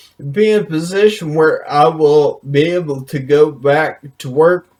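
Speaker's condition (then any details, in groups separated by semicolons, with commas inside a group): Brain injury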